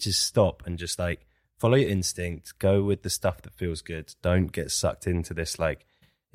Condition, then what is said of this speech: No condition.